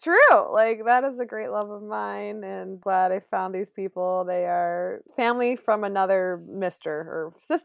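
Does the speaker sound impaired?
No.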